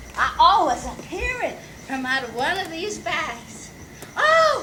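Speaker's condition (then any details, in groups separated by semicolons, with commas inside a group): No condition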